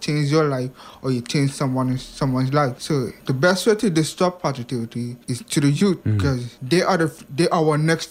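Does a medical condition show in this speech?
Yes: hearing impairment; past speech impediment, ongoing hearing loss; hearing not too great; speech impediment overcome through much speech practice and focused listening.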